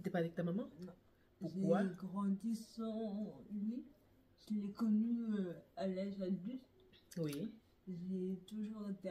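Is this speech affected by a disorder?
Yes: neurological dystonia.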